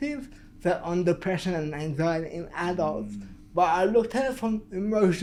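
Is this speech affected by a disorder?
Yes: cerebral palsy.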